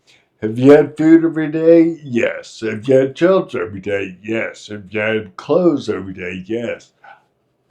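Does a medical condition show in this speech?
Yes: Friedreich's ataxia.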